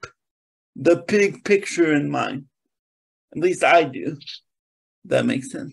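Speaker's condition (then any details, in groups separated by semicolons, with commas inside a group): Cerebral palsy; present from birth, diagnosed at about six months, stiff as infant, mainly lower limbs affected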